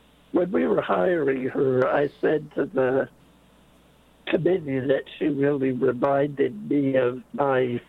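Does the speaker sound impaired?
Yes: late-onset Pompe disease; onset age 5-6, misdiagnosed as muscular dystrophy at 23 for 26 years.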